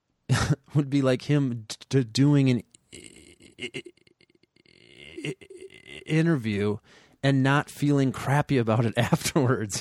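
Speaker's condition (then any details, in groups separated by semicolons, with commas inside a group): Stuttering; past therapy with fluency training, avoidance reduction, same therapy as Roisin; tightening during blocks, struggle in technical talk, can modify stutter; prolonged sounds, blocks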